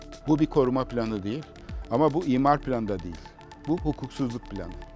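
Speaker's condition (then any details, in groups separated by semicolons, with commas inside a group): No condition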